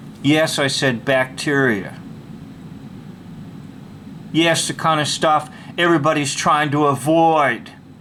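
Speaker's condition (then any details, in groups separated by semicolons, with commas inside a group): No condition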